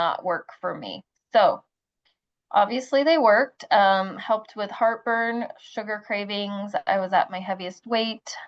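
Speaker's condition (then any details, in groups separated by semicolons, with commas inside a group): No condition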